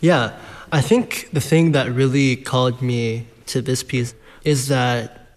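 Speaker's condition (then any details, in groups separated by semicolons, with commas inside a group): Bilateral cleft lip and palate; congenital bilateral cleft lip and palate, childhood surgeries by Dr. Mulliken at Boston Children's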